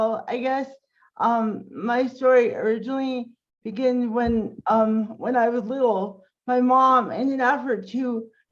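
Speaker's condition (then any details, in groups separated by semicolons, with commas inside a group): Cerebral palsy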